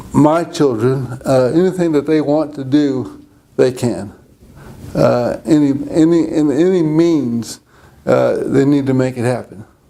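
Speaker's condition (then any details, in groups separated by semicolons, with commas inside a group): Cerebral palsy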